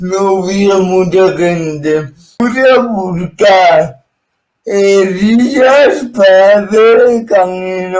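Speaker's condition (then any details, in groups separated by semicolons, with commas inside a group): Cerebral palsy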